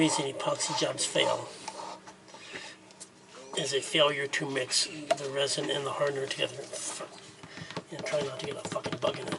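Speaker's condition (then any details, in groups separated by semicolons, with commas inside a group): No condition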